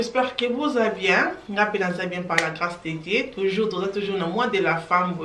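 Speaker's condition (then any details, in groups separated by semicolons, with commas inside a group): No condition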